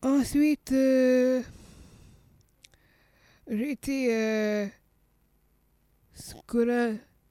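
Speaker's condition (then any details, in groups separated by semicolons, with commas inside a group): Down syndrome (trisomy 21); age 39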